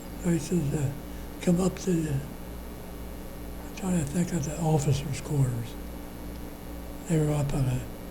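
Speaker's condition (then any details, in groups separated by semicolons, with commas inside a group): Parkinson's disease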